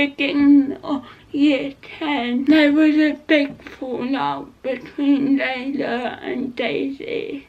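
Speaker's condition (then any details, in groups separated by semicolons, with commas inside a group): Cerebral palsy; not quadriplegic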